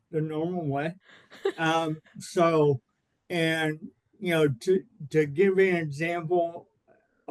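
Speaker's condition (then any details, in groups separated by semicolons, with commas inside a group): Cerebral palsy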